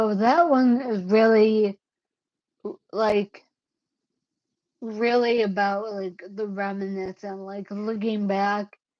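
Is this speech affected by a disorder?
Yes: cerebellar ataxia.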